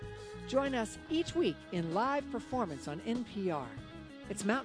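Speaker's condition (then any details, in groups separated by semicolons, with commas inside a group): No condition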